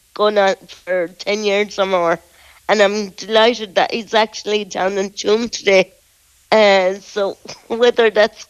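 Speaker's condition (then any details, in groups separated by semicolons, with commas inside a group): Muscular dystrophy; physically disabled, needs personal assistants daily, slow getting out of bed, muscles stiffen in morning; catching breath after speaking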